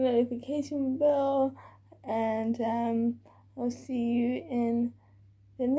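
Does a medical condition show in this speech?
Yes: cerebral palsy.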